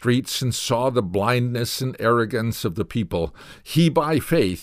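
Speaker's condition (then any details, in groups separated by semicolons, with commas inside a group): No condition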